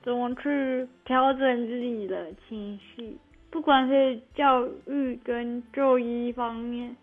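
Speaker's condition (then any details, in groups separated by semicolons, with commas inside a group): Cerebral palsy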